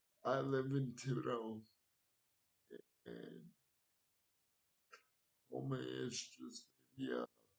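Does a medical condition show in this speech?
Yes: cerebral palsy.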